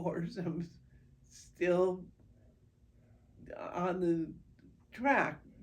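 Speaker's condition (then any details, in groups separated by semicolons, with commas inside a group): Primary progressive multiple sclerosis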